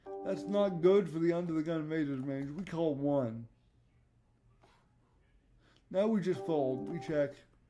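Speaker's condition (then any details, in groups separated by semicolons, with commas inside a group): Cerebral palsy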